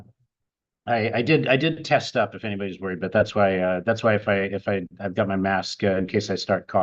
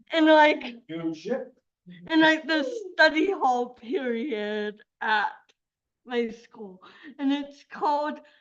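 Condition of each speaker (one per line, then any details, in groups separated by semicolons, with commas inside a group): No condition
Cerebral palsy; brain damage around birth, affects walking and speech, wears braces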